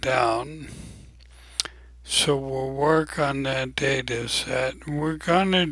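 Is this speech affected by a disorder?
Yes: ALS; abnormally slow voice.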